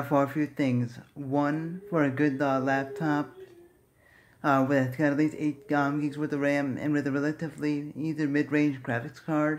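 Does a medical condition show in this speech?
Yes: cerebral palsy; speaks fast.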